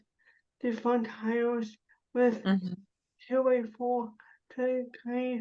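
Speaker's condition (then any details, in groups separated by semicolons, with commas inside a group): Cerebral palsy; spasticity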